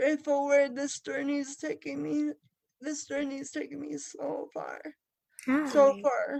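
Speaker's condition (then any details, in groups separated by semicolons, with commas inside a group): Cerebral palsy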